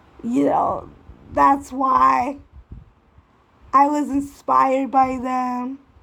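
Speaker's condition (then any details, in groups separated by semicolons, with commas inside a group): Cerebral palsy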